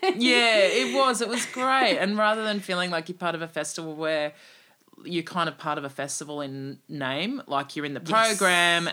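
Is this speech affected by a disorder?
No.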